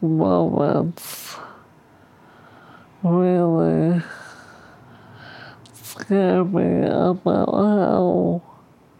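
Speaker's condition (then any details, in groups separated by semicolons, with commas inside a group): ALS; progressive, diagnosed at age 29, motorized wheelchair, almost fully paralyzed, can no longer type after fall; nearly a decade since diagnosis, breathes unaided, pseudobulbar affect, laughs and cries easily; harder to understand, slow sentence production, mute when hurt, losing voice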